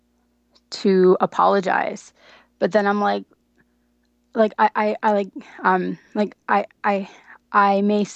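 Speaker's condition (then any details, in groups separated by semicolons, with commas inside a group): Stuttering; onset at age 15 without a clear sudden change, possibly stress-related, brief stutter at age five that resolved; has had therapy, uses fluency skills; can control speech with fluency skills, phone calls often hard; repeated words, blocks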